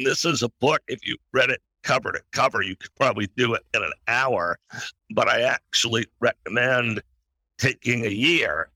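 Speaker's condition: Spasmodic dysphonia; 20+ trips to Pine Ridge Reservation

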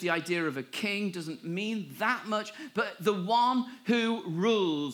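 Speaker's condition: No condition

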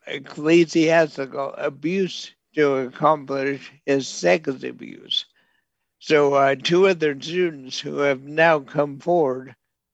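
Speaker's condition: Bulbar onset ALS; neurological

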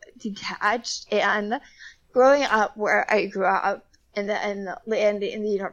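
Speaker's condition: Spasmodic dysphonia; voice cracking

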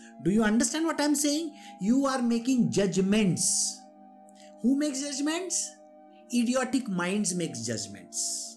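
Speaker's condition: No condition

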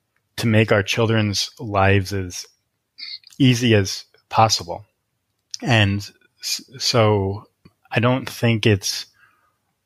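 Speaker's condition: Stuttering; persistent stuttering into adulthood, once hard to be open about; stutters openly, lets stuttering happen in conversation; allowed rather than hidden; repeated sounds, prolonged sounds

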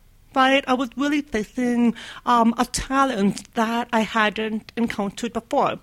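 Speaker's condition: Deafness, completely deaf right ear, severe to profound left ear; mostly relies on lip reading, hearing aid in left ear, hears about 50% of average

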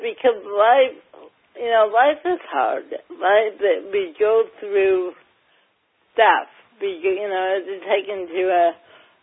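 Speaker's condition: Cerebral palsy, mild; mildly affects speech

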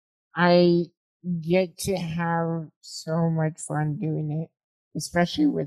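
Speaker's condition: Spinal muscular atrophy type 2; uses microphone as voice-driven beat pad to make music

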